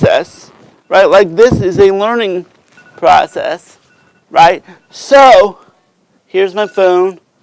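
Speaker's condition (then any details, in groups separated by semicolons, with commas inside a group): Cerebral palsy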